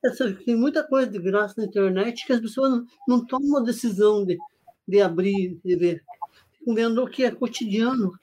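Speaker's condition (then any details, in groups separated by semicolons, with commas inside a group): Parkinson's disease; facial rigidity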